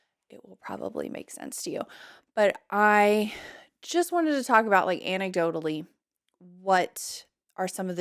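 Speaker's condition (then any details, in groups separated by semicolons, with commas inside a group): No condition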